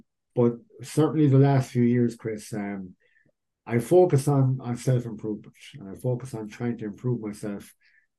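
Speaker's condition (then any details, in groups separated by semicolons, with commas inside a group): Cleft lip and palate; rhinoplasty likely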